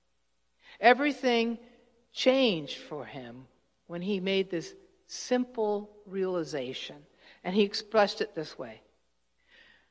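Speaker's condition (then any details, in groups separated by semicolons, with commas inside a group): No condition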